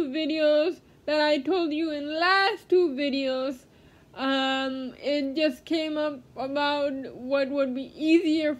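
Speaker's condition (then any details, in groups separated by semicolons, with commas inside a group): Cerebral palsy; speech therapy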